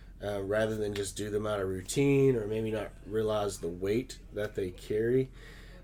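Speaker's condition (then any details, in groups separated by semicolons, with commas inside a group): No condition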